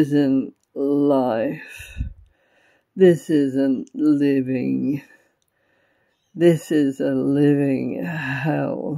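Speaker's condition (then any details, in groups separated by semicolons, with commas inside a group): Functional neurological disorder; cannot talk properly today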